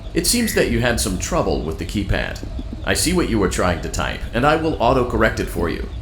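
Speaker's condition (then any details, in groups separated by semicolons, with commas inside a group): No condition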